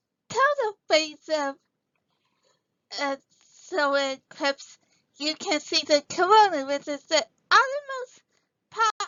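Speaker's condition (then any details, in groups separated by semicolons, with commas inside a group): Cerebral palsy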